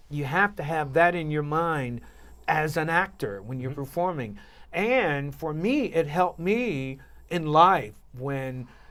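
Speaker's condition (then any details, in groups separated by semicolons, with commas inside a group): No condition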